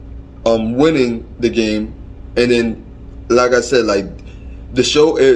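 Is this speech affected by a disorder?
No.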